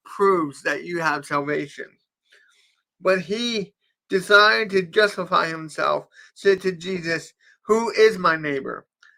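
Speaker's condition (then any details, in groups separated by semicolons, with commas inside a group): Cerebral palsy; from birth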